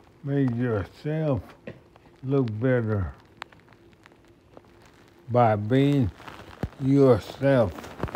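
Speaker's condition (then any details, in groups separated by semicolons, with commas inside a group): Multiple sclerosis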